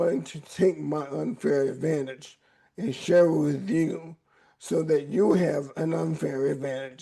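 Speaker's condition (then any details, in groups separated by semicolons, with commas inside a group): ALS; voice raspy at times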